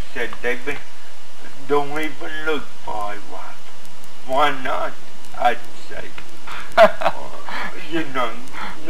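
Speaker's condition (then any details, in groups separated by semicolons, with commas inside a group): Cerebral palsy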